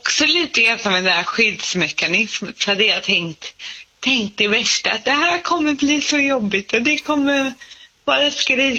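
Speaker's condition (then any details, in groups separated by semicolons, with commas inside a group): Cerebral palsy; speech slightly affected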